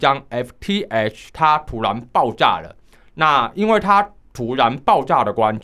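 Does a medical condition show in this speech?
Yes: hearing impairment; unusual high-frequency hearing loss, low frequencies near normal, market hearing aids largely ineffective, uses atypical assistive device; mild, high pitches barely heard, misses teammates' calls without assistive device, uses hand signals; underwent speech rehabilitation therapy.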